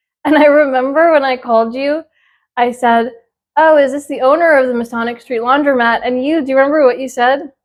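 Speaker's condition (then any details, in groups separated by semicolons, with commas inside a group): No condition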